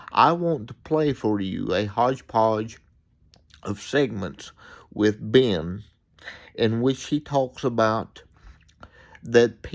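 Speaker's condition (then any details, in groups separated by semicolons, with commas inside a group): Cerebral palsy; uses wheelchair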